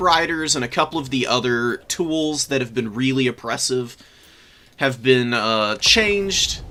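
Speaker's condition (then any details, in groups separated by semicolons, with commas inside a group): No condition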